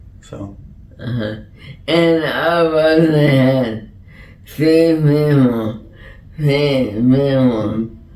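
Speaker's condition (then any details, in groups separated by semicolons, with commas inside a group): ALS; treatment about 2 years, speech and swallowing improving, pseudobulbar affect; was unintelligible, now clearer and louder, lip weakness remains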